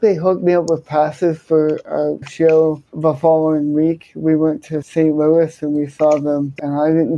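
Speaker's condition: Cerebral palsy, hemiplegia

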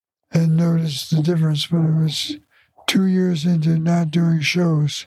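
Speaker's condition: Parkinson's disease; diagnosed about 2018 after failing heel-to-toe test, both arms unable to change guitar chords or strum; carbidopa-levodopa two tablets four times daily, Rocksteady Boxing Victor classes with Robin Barclay, physical therapy exercises; singing ability lost, partly from lack of practice, relies on amplifiers for volume

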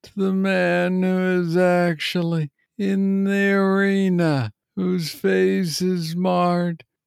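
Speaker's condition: Parkinson's disease; young onset

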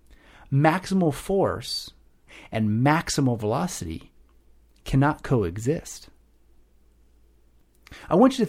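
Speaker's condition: No condition

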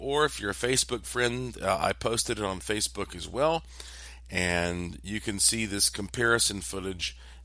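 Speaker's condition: No condition

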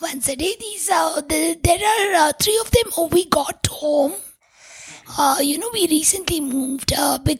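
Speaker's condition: Tracheostomy; smoke inhalation

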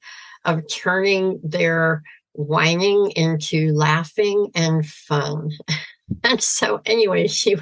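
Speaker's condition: Severe cleft palate, cleft lip and palate

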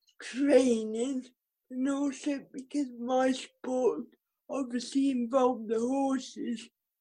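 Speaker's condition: Cerebral palsy; occupational therapy

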